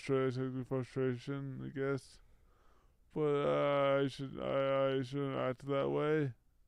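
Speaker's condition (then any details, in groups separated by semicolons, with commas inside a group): Brain injury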